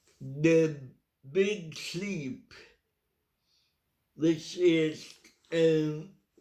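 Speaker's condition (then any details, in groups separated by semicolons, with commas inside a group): Cerebral palsy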